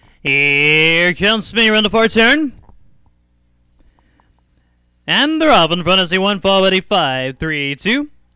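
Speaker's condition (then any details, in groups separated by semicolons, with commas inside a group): No condition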